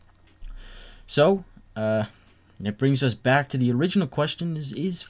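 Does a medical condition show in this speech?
No.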